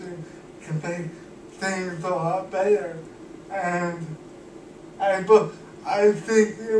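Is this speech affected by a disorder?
Yes: cerebral palsy; cannot walk, uses wheelchair.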